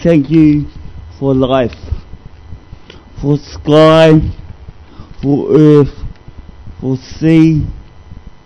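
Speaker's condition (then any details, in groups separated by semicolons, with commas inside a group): Cerebral palsy; discovered at age 2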